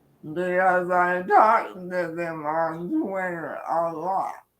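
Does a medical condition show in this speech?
Yes: cerebral palsy.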